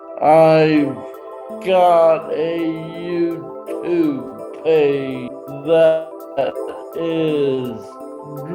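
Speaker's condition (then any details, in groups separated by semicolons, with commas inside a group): Traumatic brain injury; 39 years since injury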